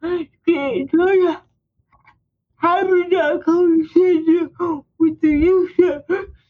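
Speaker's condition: Speech impairment; speech impairment audible to listeners

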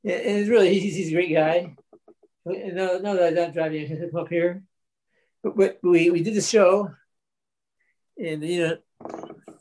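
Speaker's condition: Parkinson's disease; progressive Parkinson's, deep brain stimulation (DBS) surgery about 4 years after diagnosis; falls frequently, weak diaphragm, reduced breathing, rides A-Linker bicycle, exercises at gym; speech affected by Parkinson's and DBS surgery

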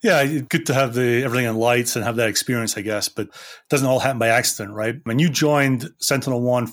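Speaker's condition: No condition

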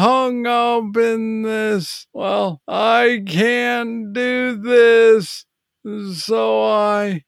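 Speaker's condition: Parkinson's disease, young onset

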